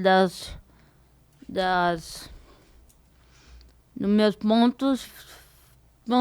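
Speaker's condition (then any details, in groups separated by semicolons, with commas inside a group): Cerebral palsy; diparetic form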